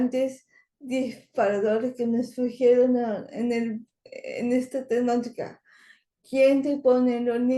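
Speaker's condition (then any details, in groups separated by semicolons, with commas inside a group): Cerebral palsy; language areas of brain affected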